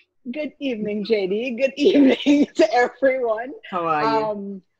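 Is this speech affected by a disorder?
No.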